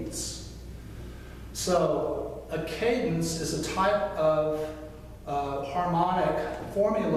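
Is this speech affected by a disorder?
No.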